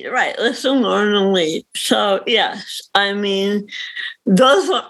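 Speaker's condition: Cerebral palsy; visible cerebral palsy

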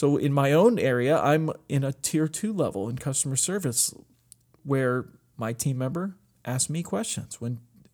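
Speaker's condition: No condition

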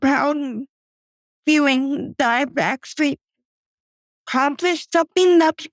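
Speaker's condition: Cerebral palsy; walks with walker

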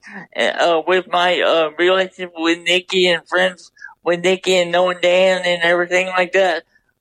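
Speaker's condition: Double hemiplegia cerebral palsy

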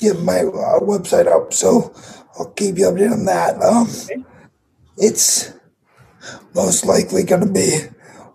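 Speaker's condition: Cerebral palsy; cerebral palsy from brain bleed, very tight muscles, trouble walking, needs help walking and toileting, dad assists daily; condition audible in voice

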